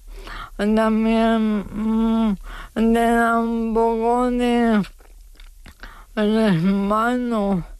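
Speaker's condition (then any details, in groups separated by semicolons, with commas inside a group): ALS; diagnosed at about age 35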